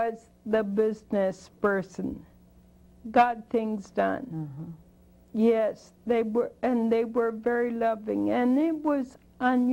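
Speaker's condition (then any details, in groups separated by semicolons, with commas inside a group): Spinocerebellar degeneration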